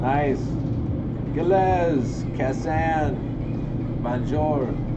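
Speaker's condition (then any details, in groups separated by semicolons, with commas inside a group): No condition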